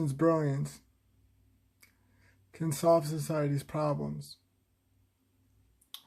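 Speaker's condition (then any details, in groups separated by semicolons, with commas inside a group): Cerebral palsy, spastic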